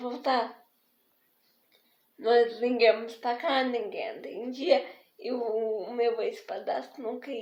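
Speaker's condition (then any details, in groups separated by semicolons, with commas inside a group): Spastic diplegic cerebral palsy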